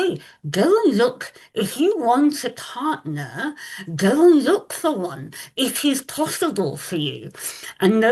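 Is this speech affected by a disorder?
Yes: Moebius syndrome facial paralysis.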